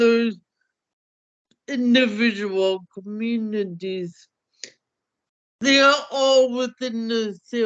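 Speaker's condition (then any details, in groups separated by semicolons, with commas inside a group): Cerebral palsy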